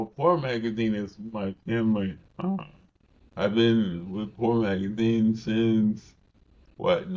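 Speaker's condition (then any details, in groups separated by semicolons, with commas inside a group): Cerebral palsy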